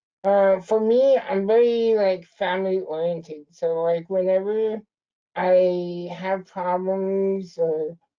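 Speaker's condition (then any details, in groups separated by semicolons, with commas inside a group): Spinal muscular atrophy type 2; power wheelchair user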